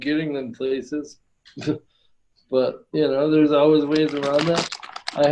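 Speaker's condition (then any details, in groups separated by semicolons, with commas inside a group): Cerebral palsy; present from birth, physical disability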